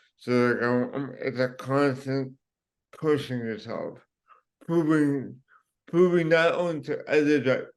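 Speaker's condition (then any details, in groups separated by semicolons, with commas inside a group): Cerebral palsy; from birth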